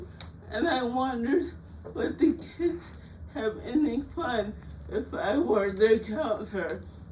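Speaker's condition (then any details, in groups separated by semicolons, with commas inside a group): Cerebral palsy; frequent speech therapy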